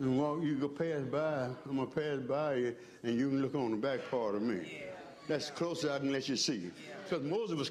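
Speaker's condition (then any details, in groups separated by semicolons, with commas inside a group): No condition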